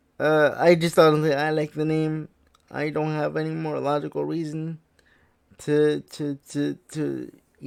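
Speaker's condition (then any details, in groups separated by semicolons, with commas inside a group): Cerebral palsy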